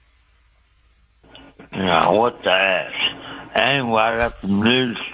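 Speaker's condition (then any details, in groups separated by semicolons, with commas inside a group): Speech impediment; cause unclear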